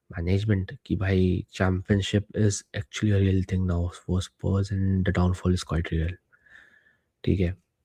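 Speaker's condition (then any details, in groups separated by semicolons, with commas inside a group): No condition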